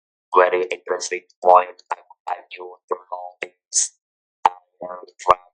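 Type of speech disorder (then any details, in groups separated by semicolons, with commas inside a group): Electrolarynx speech; throat cancer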